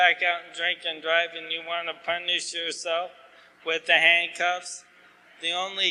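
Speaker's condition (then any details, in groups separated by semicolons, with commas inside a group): ALS; asked to talk slower, clearer, losing voice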